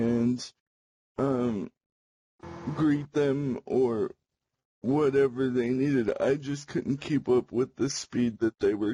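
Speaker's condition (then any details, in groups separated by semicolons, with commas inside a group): Cerebral palsy; cerebral palsy, prenatal oxygen loss, cannot walk, power wheelchair; can speak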